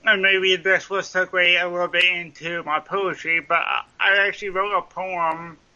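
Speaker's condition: Cerebral palsy, mild; may sound drunk

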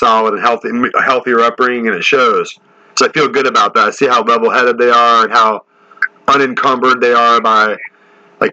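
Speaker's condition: No condition

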